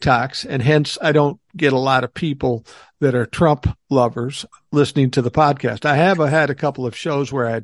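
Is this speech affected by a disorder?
No.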